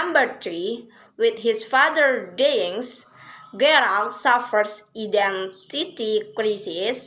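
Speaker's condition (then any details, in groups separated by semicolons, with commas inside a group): No condition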